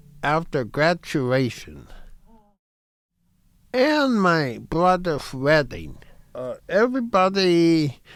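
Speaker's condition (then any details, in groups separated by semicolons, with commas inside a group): Cerebral palsy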